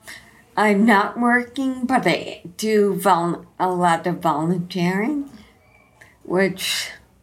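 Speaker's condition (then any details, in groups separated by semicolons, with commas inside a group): Friedreich's ataxia; slurred speech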